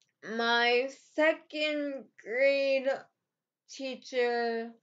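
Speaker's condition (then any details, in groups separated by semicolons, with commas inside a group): Cerebral palsy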